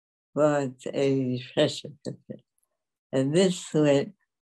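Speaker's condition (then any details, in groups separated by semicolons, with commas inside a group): Dystonia; affects walking and speech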